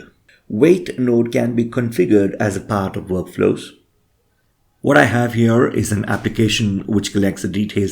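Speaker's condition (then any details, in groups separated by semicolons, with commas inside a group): No condition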